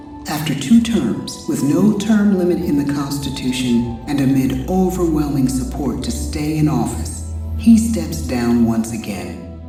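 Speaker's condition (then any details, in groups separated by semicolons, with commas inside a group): No condition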